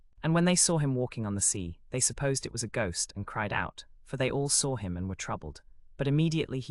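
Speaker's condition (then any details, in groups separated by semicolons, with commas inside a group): No condition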